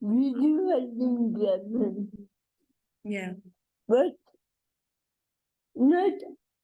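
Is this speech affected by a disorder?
Yes: cerebral palsy.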